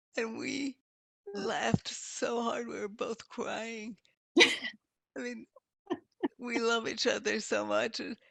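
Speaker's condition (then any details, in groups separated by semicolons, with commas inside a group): Multiple sclerosis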